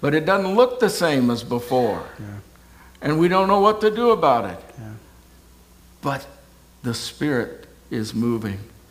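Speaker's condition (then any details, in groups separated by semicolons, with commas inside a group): No condition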